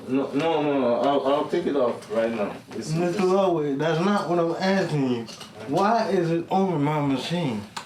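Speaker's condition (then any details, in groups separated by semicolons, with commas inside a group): Cerebral palsy, spastic quadriplegic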